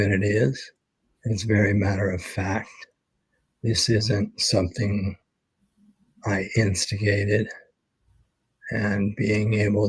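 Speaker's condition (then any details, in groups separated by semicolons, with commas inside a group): ALS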